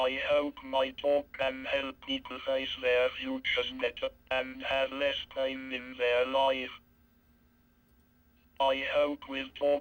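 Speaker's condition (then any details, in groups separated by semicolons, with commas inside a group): Cerebral palsy, speech-generating device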